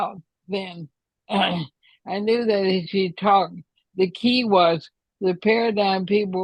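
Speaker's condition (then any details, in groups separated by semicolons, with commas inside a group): ALS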